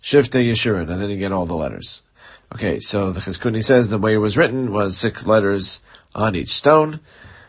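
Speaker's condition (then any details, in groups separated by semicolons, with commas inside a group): No condition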